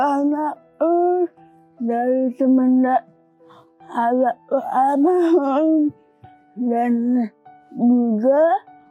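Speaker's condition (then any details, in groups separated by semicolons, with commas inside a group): Cerebral palsy; communicates smoothly in conversation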